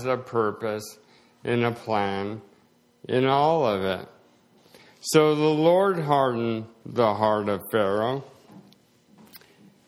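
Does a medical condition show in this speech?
Yes: slowed speech, swallowing problems; progressive condition, speech and swallowing affected.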